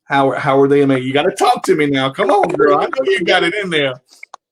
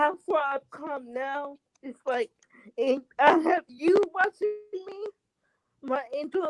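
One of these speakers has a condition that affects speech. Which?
The second: cerebral palsy; all four limbs, uses wheelchair, baclofen pump.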